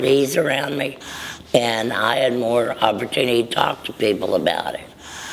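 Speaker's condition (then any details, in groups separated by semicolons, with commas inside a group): Laryngectomy for throat cancer; over four years since laryngectomy; no speech six months post-surgery, now speaks without natural voice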